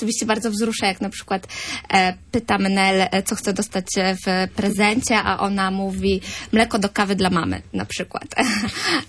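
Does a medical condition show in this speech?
No.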